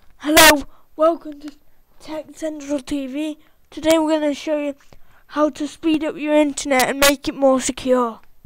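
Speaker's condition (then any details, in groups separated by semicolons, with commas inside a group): Cerebral palsy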